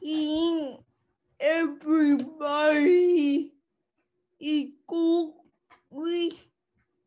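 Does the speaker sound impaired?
Yes: cerebral palsy; cerebral palsy since childhood; people less willing to listen to own talking voice, uses songs to get point across.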